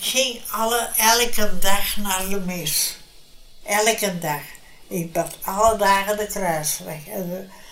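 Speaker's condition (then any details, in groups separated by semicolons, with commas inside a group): Brain hemorrhage; brain hemorrhage over 20 years ago, unable to speak afterwards; difficulty speaking, some letters no longer pronounceable, speaks less well than before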